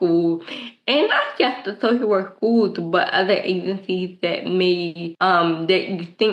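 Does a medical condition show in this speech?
Yes: cerebral palsy; present since birth.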